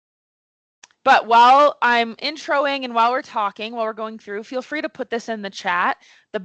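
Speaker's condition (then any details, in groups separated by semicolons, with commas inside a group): No condition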